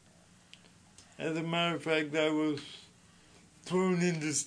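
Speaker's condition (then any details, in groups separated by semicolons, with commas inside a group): Speech impediment; sometimes hard for others to understand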